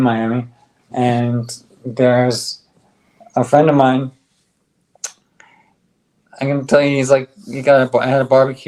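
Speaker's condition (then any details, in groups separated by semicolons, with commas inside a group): ALS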